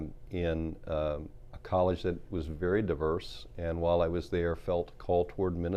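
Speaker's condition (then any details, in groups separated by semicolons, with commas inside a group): No condition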